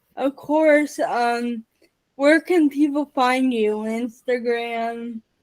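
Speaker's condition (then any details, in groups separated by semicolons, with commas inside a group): Cerebral palsy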